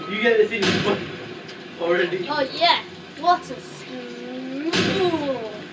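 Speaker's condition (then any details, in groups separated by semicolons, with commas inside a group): No condition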